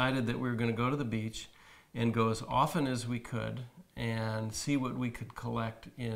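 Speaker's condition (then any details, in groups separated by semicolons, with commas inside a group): No condition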